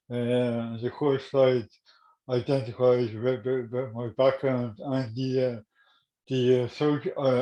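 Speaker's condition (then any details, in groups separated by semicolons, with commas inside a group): Cerebral palsy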